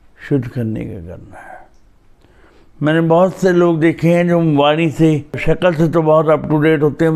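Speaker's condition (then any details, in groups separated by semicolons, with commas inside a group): Cerebral palsy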